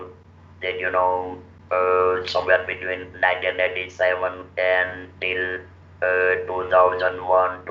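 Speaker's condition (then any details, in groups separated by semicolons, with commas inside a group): Laryngectomy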